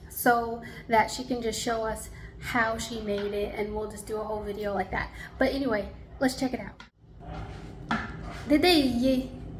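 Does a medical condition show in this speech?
No.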